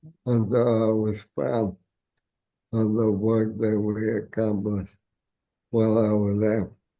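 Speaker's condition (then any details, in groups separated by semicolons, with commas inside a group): ALS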